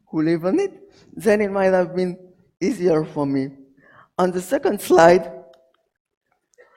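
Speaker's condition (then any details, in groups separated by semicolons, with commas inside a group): Cerebral palsy; premature birth, arms held up; weekly physiotherapy, very stiff without it; hyperventilates without physiotherapy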